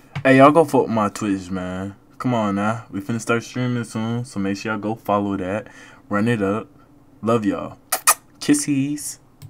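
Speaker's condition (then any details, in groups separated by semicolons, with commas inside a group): No condition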